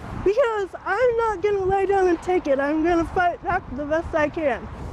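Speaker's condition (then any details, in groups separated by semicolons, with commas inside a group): Cerebral palsy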